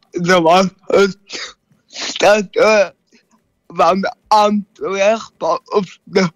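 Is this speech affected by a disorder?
Yes: cerebral palsy; neurological condition, brain injury acquired around birth.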